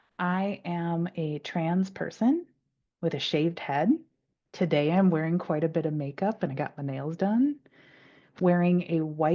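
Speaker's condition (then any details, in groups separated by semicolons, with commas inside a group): No condition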